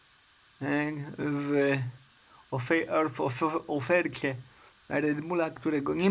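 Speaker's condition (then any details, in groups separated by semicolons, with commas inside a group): Cerebral palsy; uses wheelchair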